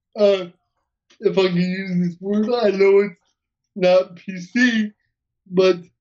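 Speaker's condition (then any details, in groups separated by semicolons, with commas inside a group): Cerebral palsy; uses wheelchair, hearing intact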